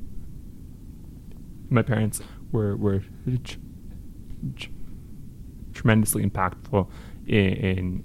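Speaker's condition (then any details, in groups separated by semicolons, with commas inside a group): Stuttering; persisting into adulthood, no cure, managed, no family history, past blocks up to 30 seconds; always stutters, varies by day and week, no clear pattern, retimes breaths, Israeli Zoom support group; more when nervous, less when angry, tends not to block when singing, uncoordinated breathing contributes; repeated sounds, blocks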